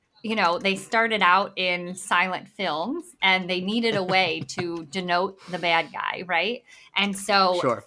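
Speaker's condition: Bilateral cleft lip and palate; congenital

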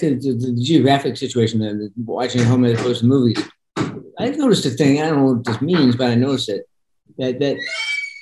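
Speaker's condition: Parkinson's; progressive brain disease, diagnosed in early adulthood, incomplete facial control, passive stone face; takes pills that make symptoms go away; voice sometimes monotone

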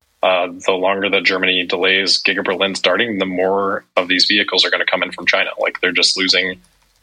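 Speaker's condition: No condition

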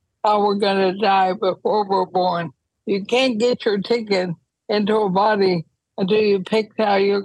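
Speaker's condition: ALS; wheelchair use when traveling

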